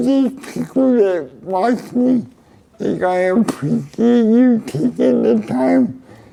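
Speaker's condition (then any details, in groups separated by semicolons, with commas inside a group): Cerebral palsy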